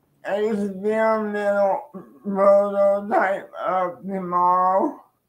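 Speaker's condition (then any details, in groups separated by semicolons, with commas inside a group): Cerebral palsy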